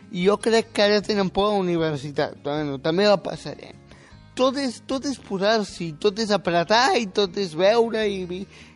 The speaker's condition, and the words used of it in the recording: Cerebral palsy. En canvi, tens el control de la parla, tens una capacitat, això, comunicativa, que et deia el director d'aquella escola